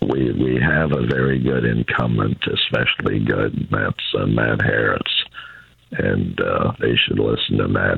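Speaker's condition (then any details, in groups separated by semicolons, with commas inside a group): Throat cancer; most recent of five bouts of cancer, reduced energy; recovered, ongoing throat trouble, altered taste; voice affected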